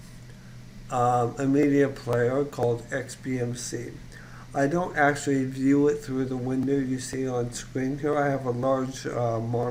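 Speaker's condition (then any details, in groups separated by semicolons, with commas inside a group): ALS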